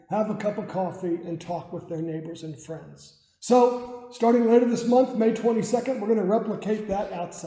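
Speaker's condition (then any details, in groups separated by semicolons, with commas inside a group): No condition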